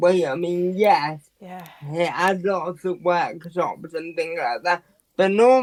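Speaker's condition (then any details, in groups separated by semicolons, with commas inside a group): Quadriplegic cerebral palsy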